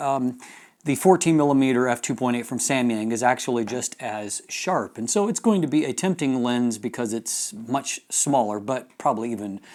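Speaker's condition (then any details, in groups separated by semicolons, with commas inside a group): No condition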